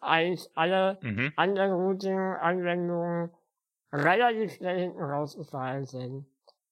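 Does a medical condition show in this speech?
Yes: spinal muscular atrophy; uses wheelchair.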